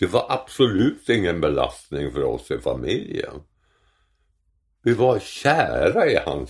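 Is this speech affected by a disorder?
Yes: tongue cancer; half of tongue surgically removed for cancer, two teeth extracted, dental problems after surgery, radiation treatment, later received teeth.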